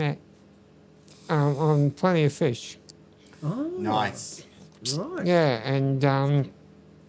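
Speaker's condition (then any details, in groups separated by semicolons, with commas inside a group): Muscular dystrophy; uses wheelchair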